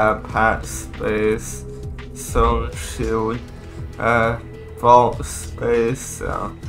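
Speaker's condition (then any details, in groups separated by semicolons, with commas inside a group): Cerebral palsy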